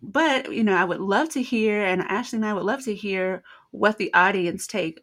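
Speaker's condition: No condition

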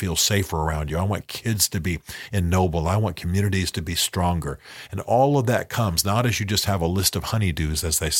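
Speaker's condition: No condition

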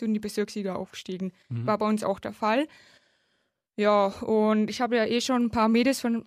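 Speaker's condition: Hard of hearing since birth; congenital severe hearing loss, nearly deaf, detected at age three, left cochlear implant since age nine

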